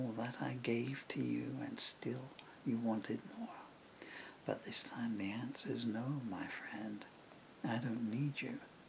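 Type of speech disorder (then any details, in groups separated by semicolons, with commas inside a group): Severe bulbar dysarthria; progressive bulbar palsy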